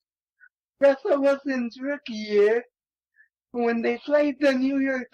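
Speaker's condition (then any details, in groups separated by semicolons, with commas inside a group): Cerebral palsy; no pitch control, may be hard to understand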